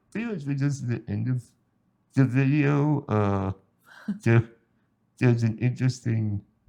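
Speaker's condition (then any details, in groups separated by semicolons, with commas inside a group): Spinal muscular atrophy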